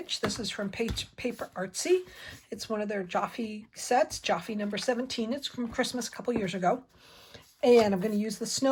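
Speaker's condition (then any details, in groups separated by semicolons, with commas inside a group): No condition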